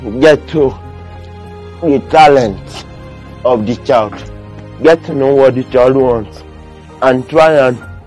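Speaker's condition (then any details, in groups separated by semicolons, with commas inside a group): Cerebral palsy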